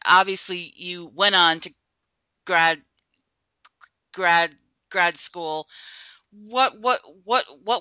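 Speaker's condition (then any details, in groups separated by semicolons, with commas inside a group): Stuttering; long fluent periods unnoticed by listeners, then sudden stuttering on every word, highly variable; repeated sounds, repeated words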